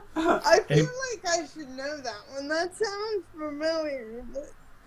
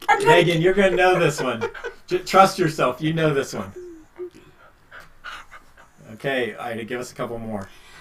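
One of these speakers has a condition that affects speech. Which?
The first: cerebral palsy.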